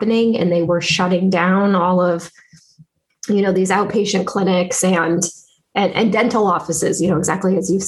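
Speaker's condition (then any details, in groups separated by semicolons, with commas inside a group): No condition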